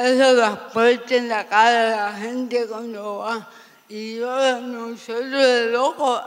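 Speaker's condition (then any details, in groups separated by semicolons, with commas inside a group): Severe cerebral palsy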